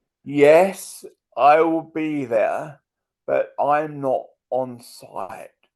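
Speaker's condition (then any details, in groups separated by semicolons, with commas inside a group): Multiple sclerosis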